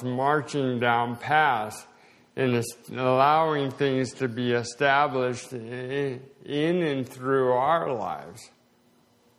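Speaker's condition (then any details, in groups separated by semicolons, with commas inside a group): Slowed speech, swallowing problems; 50 over two years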